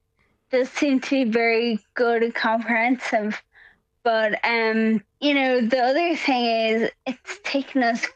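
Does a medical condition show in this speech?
Yes: Friedreich's ataxia; rare neurological disorder, only existing treatment sky clarys not yet available in Ireland.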